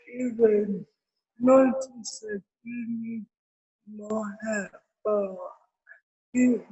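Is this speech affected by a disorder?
Yes: cerebral palsy.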